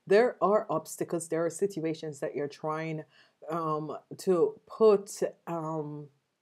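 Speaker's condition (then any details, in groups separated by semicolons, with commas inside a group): No condition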